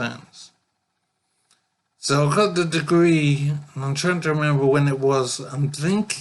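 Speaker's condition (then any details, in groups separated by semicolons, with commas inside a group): Brain injury; severe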